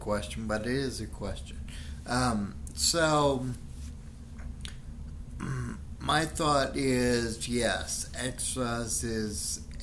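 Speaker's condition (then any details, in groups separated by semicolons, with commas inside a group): Friedreich's ataxia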